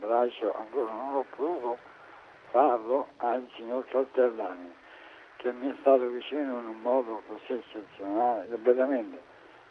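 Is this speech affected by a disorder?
Yes: amyotrophic lateral sclerosis; diagnosed after medical visits and diagnostic exams, diagnosis made quickly by 35-year-old researcher, currently 58; treating physician Giuseppe Stipa, Santa Maria Hospital of Terni, struggling with treatment.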